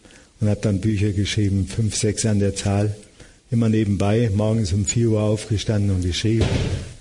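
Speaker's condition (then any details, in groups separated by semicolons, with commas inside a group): Parkinson's disease; tremor-free on stage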